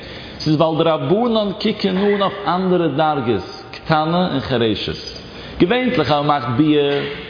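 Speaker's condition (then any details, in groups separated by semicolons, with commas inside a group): No condition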